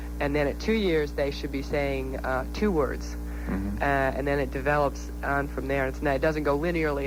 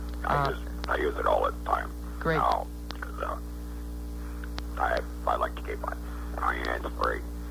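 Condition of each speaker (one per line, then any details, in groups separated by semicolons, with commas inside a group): No condition
Laryngectomy, oesophageal; good esophageal speech, air belched from esophagus forms words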